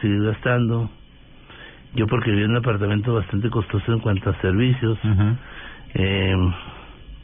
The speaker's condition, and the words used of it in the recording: Parkinson's disease. Que me vieran que, como tengo la voz ahora, que a veces me tiembla, a veces mm.